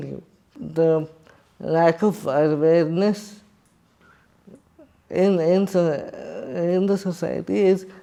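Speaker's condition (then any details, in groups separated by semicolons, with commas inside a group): Cerebral palsy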